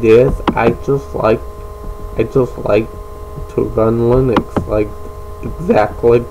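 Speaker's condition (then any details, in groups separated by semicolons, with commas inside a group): Cerebral palsy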